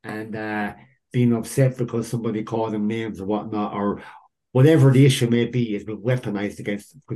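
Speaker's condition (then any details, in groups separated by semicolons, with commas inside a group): Cleft lip and palate; rhinoplasty likely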